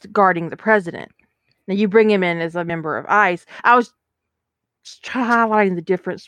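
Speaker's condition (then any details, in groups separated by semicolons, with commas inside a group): No condition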